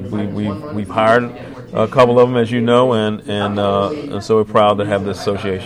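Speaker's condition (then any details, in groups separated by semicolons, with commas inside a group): No condition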